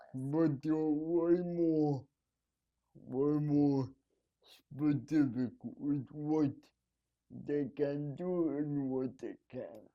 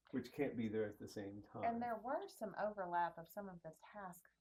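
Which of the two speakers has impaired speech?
The first: cerebral palsy; needs help at night.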